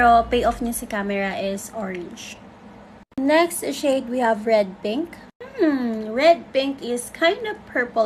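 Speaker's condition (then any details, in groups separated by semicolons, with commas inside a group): No condition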